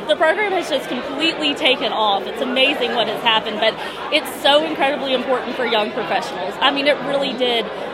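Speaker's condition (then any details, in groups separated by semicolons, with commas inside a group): No condition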